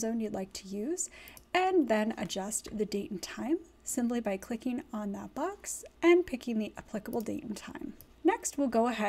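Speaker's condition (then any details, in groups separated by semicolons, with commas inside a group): No condition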